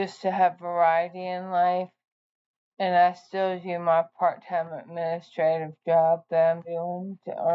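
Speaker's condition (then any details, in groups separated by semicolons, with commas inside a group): ALS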